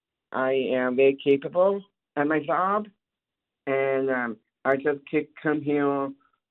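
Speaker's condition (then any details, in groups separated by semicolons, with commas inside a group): Down syndrome; lives independently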